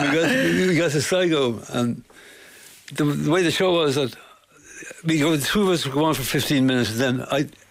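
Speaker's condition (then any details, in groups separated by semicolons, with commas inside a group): Parkinson's; voice ties up sometimes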